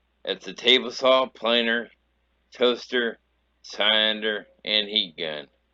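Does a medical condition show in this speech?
Yes: traumatic brain injury.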